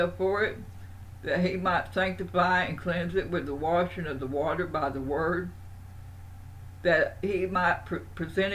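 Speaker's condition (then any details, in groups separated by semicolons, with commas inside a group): Parkinson's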